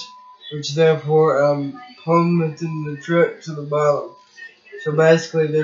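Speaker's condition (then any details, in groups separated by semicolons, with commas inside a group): Cerebral palsy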